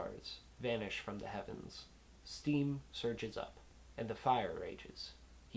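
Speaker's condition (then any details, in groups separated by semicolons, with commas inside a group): No condition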